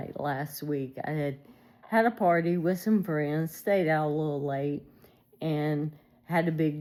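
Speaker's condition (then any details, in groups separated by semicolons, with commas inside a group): ALS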